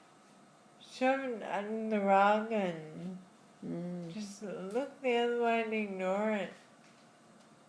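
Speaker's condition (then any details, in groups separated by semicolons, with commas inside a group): Friedreich's ataxia; diagnosed in childhood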